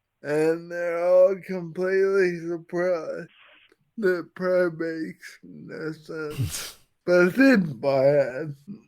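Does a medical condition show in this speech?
Yes: Friedreich's ataxia.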